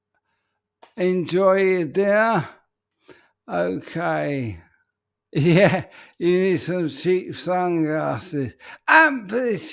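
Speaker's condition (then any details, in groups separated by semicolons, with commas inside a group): ALS; speech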